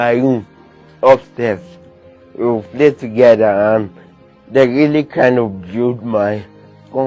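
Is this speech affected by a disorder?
Yes: cerebral palsy.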